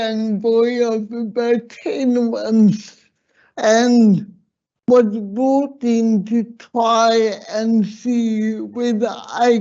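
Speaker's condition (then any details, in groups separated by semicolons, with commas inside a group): Slurred speech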